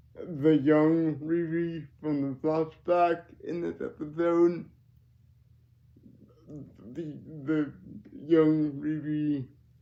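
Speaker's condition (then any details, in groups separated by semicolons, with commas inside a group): Cerebral palsy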